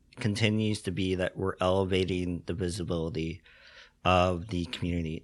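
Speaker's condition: Cleft lip and palate; congenital

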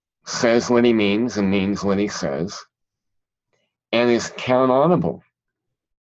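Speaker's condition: Cleft palate; cleft palate and cleft lip

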